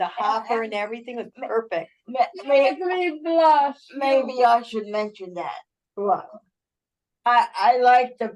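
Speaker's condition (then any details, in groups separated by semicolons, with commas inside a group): Cerebral palsy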